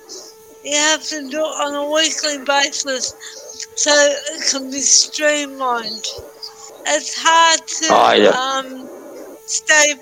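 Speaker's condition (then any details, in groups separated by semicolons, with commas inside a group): Cerebral palsy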